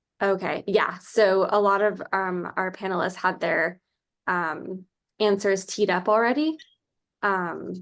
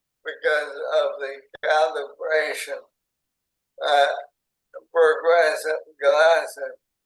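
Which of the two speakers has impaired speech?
The second: ALS; onset in hands and arms, tracheostomy.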